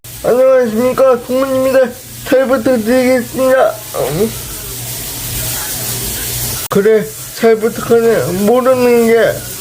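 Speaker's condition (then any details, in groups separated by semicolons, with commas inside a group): Brain lesion disability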